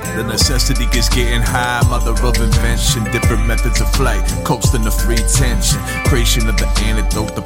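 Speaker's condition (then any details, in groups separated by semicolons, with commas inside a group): No condition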